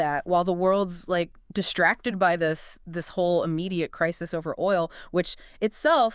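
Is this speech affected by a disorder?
No.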